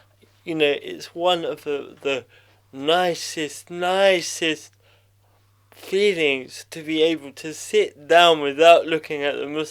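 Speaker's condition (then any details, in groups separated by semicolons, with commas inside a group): Cerebral palsy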